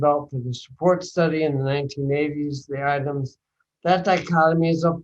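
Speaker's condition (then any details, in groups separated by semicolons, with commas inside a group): Bulbar onset ALS, mild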